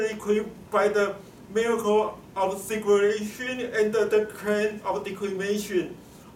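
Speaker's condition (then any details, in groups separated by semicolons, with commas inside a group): No condition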